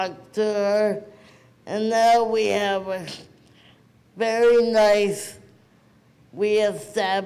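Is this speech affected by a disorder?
Yes: cerebral palsy.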